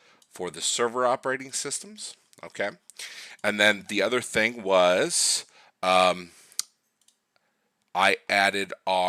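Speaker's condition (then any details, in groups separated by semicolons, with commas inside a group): No condition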